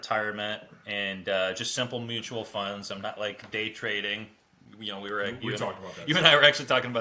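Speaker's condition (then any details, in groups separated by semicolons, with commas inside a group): No condition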